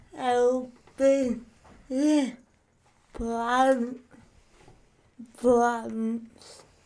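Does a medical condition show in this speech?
Yes: cerebral palsy; from birth.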